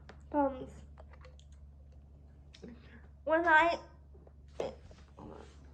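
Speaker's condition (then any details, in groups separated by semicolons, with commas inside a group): Cerebral palsy; spastic quadriplegia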